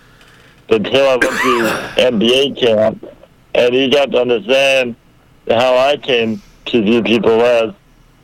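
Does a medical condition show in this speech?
Yes: muscular dystrophy; rare form, about 500 people affected, present from birth, not expected to live past age one; age 30.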